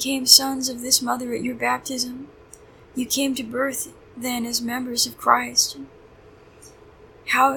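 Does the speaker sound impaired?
No.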